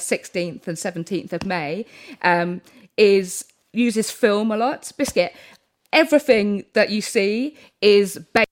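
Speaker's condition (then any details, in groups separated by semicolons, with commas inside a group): Tourette's syndrome; frequent vocal tics, hedgehog, cats, sausage interrupting speech, also heard over host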